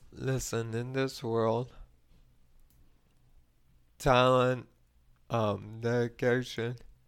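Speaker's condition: ALS; voice got weaker

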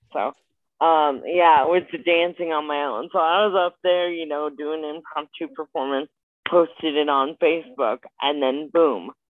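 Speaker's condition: Spastic quadriplegic cerebral palsy; uses wheelchair

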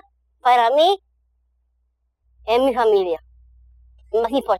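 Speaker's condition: Down syndrome; present from birth

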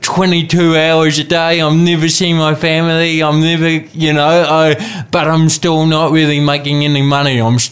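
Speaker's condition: Cerebral palsy; parents told lifelong dependence

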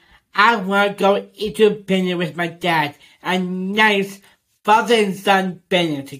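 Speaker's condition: Down syndrome; caused by an extra chromosome

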